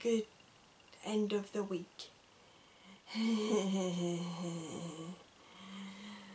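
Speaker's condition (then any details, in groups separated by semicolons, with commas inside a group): Cerebral palsy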